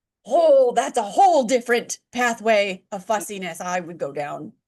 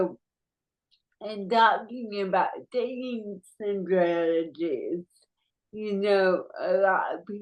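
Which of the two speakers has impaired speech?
The second: cerebral palsy; from birth, affects speech and movement; noticeably affected speech.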